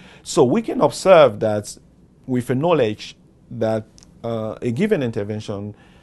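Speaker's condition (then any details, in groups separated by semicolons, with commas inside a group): No condition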